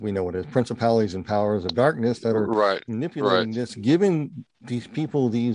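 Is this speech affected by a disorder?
Yes: partial cleft palate; congenital.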